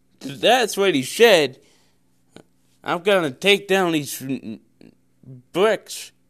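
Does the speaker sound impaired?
Yes: cerebral palsy; congenital cerebral palsy, born with condition, wears glasses.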